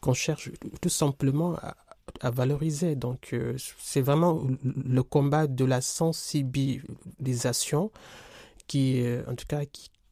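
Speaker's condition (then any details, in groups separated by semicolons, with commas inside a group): Stuttering; since childhood, stuttering family, untreated in Senegal, therapy in France stopped after months, later 5-6 years; stuttering still present, accepted and assumed; repeated sounds, prolonged sounds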